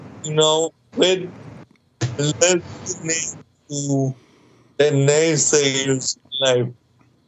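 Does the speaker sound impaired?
Yes: cerebral palsy, mild.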